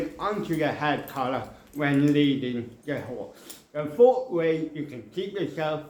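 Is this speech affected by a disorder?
Yes: cerebral palsy; mild, ataxic type.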